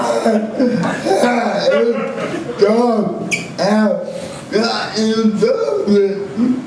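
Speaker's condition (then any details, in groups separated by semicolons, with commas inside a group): Cerebral palsy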